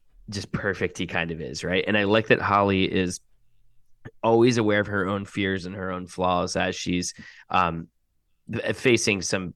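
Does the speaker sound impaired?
No.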